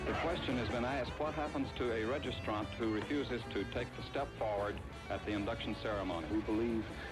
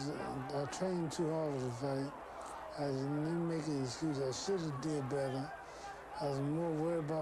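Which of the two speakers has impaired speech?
The second: Parkinson's syndrome; no tremor, no weakness, still exercises vigorously; sometimes slurred speech.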